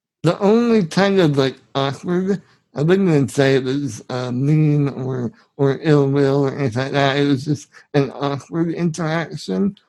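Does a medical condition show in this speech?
Yes: spinal muscular atrophy; genetic, from birth.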